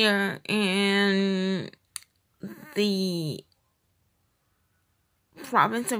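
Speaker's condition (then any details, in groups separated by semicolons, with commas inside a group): Cerebral palsy, triplegia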